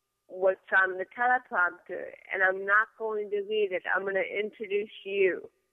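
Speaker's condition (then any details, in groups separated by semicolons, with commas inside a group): Cerebral palsy; diagnosed late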